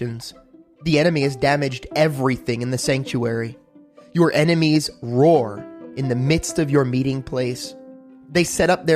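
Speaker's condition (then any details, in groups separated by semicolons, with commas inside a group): No condition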